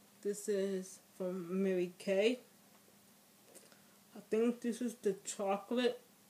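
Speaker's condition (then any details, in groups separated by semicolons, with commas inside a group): Speech impairment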